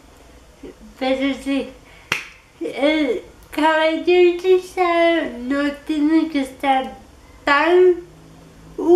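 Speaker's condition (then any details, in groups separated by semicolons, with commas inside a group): Cerebral palsy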